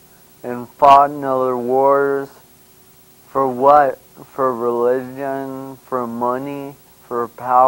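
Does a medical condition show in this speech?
Yes: brain injury.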